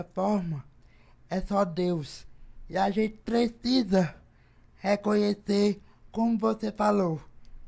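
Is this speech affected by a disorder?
Yes: cerebral palsy.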